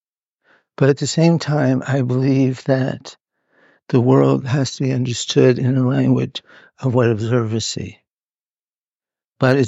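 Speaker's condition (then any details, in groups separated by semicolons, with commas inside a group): Parkinson's; hidden in early stages, now openly displayed; must move about during interview, reports not feeling very well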